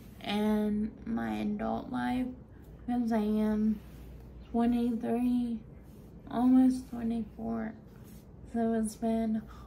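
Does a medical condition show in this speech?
Yes: Friedreich's ataxia.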